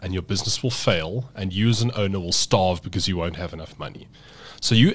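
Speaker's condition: No condition

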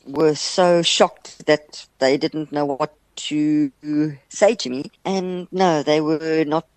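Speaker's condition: Stutter; stutter developed in childhood with onset of depression, caused by depression, quite bad; lessened after medical and social transition with hormone replacement therapy from age 37; quite a bad stutter earlier, now almost not noticeable; prolonged sounds, blocks

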